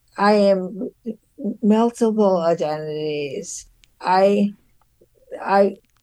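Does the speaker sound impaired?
Yes: aphasia; aphasia from severe stroke that nearly killed her, right side paralyzed, 3 years regaining independence; 13 years after stroke; no speech at all right after stroke, now trouble saying intended words.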